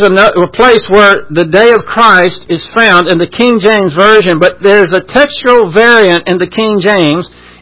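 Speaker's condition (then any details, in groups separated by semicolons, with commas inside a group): No condition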